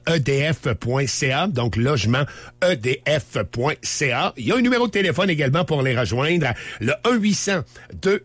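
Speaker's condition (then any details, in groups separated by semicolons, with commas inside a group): No condition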